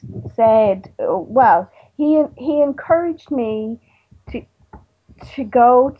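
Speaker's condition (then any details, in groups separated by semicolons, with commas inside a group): Stuttering; covert stutter, extremely covert, hid stuttering with tricks, often appeared not to stutter, fluency at huge cost; still a bit covert, uses tricks sometimes, attends self-help group, did week-long intensive course; little overt stuttering; repeated sounds, prolonged sounds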